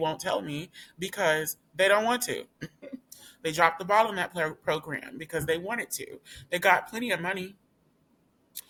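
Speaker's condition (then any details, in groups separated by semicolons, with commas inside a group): No condition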